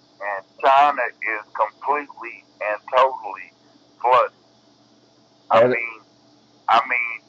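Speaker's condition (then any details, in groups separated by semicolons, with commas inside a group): Cerebral palsy; bedbound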